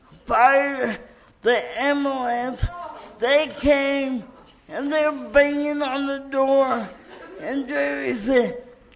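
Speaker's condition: Cerebral palsy; lives independently without 24-hour support

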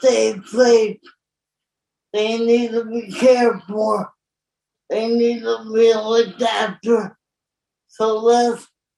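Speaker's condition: Cerebral palsy; born very premature

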